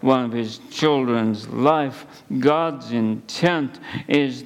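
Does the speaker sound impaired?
Yes: ALS; under neurologist care.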